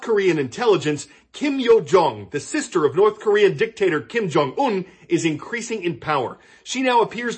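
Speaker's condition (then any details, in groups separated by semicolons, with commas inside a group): No condition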